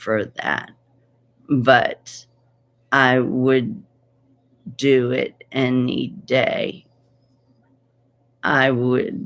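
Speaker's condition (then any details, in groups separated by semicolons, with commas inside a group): Essential tremor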